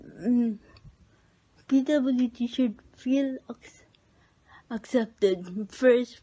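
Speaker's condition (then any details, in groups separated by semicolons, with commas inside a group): Cerebral palsy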